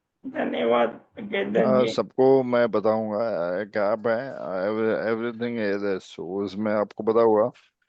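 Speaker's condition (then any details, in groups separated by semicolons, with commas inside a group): ALS; speech improved a little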